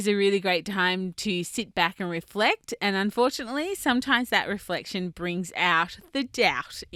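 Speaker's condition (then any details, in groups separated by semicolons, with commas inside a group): No condition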